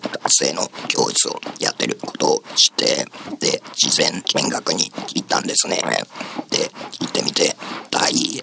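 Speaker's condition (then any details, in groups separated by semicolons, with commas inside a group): Laryngectomy, esophageal speech; voice lost with larynx removal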